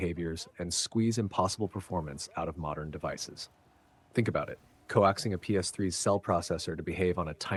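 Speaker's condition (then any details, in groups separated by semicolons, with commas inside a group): No condition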